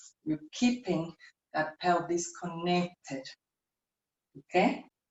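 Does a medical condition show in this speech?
No.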